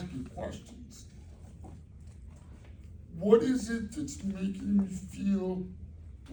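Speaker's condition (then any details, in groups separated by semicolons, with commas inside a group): Cerebral palsy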